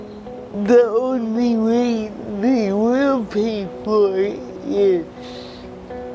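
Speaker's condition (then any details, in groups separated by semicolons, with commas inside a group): Cerebral palsy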